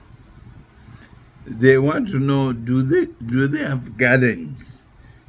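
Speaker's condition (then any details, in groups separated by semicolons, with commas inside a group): Neurological disease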